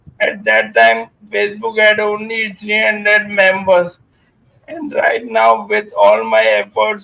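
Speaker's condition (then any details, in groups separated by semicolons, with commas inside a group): Motor neuron disease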